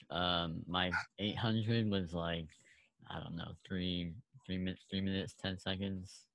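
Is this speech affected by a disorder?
Yes: cleft lip; unilateral cleft lip, one side only, milder than others, 18 surgeries so far, really bad underbite; bone graft still pending as earlier graft too small, jaw surgery planned to shift jaw back.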